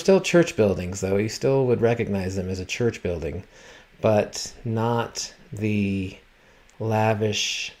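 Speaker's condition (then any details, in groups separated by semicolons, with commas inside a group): No condition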